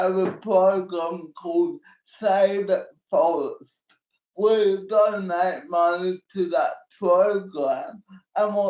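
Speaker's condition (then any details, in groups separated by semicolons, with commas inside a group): Cerebral palsy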